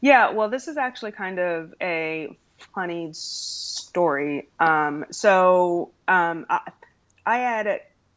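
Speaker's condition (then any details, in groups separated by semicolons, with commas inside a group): Stuttering; stuttering since around age 3, past speech therapy; prolonged sounds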